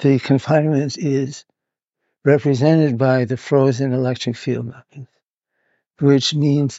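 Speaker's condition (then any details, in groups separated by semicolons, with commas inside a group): Parkinson's; must move about during interview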